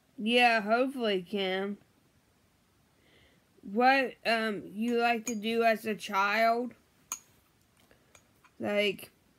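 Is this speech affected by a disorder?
Yes: brain injury; memory problems.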